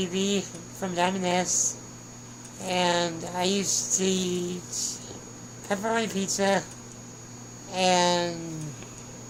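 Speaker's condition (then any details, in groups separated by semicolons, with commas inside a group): Spinal muscular atrophy; ventilator, no oral eating since age 4, secretions suctioned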